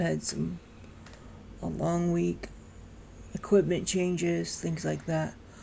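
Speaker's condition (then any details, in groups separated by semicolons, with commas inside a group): Cerebral palsy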